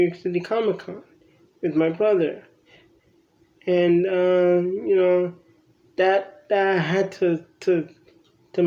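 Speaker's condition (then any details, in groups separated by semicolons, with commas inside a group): Cerebral palsy; from birth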